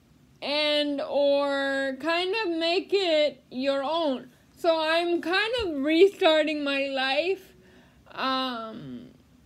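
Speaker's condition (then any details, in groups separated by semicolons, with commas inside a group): Cerebral palsy; speech therapy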